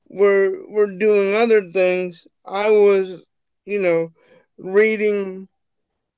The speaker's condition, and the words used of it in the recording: Cerebral palsy. One is because of my cerebral palsy, my voice is unstable.